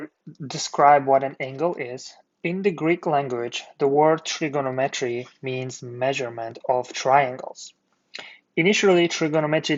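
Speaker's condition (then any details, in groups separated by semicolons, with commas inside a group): No condition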